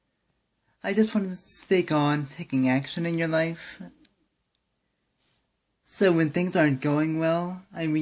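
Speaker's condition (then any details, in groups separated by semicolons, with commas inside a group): Cerebral palsy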